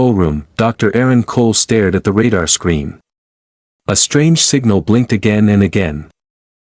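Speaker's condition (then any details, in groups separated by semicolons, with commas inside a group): No condition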